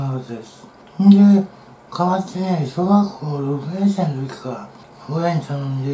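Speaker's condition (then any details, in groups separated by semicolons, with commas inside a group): Tongue cancer, partial glossectomy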